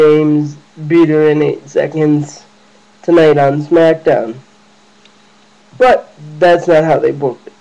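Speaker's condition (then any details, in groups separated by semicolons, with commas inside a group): Cerebral palsy; lifelong, wheelchair user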